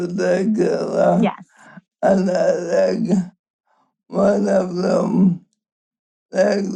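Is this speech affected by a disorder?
Yes: ALS.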